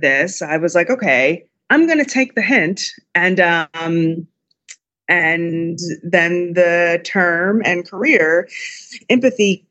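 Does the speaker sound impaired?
Yes: stutter; stutter since before public speaking, lifelong fear of talking to people; pronounced stutter audible during interview; at times takes a couple of seconds to say words; here prolonged sounds.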